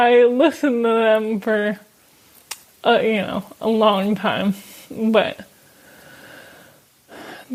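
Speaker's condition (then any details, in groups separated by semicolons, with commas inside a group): ALS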